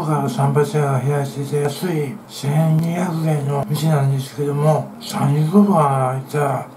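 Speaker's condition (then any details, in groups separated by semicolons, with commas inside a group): Tongue cancer, partial glossectomy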